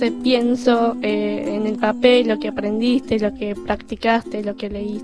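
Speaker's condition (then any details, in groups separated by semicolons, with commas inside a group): Down syndrome; congenital, since birth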